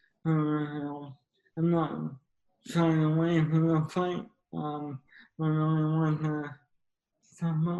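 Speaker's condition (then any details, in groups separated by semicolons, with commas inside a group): ALS; young onset, slow progressor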